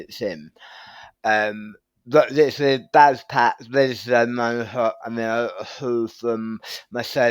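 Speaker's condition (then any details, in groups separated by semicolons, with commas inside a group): Tongue cancer surgery; right-side tongue surgery, several operations, chemoradiation afterward; recovering from major surgery and chemoradiation; temporary tracheostomy for breathing with post-surgical swelling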